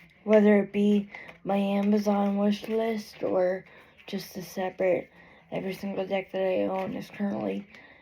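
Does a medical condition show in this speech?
Yes: cerebral palsy.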